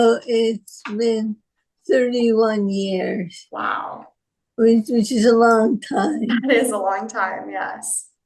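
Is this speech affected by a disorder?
Yes: Parkinson's disease.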